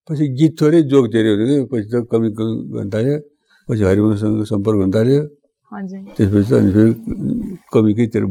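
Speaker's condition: Parkinson's disease; elderly; slurred, jumbled speech, sometimes hard to understand, sometimes sounds fine, dry mouth

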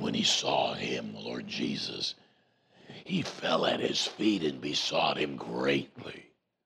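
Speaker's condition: Voice box removal needed; vocal cord cancer

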